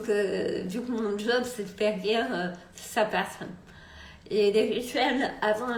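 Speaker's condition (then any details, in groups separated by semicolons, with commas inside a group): Multiple sclerosis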